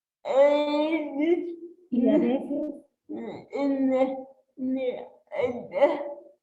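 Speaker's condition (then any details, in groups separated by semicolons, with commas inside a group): Cerebral palsy; since birth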